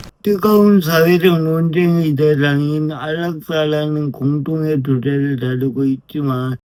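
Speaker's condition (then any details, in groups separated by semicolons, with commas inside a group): Brain lesion disability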